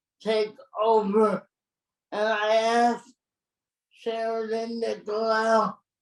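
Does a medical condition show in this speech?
Yes: cerebral palsy.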